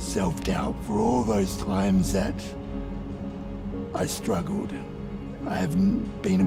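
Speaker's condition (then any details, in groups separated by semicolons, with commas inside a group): Cerebral palsy; 3 or 4 childhood operations, affects walking; ongoing physiotherapy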